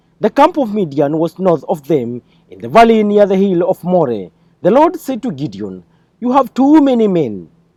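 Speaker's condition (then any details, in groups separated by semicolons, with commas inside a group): No condition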